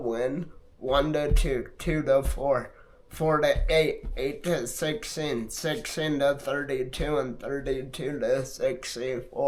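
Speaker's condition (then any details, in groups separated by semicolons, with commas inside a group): Multiple sclerosis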